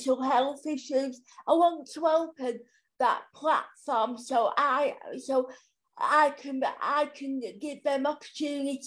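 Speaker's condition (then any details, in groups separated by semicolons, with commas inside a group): Cerebral palsy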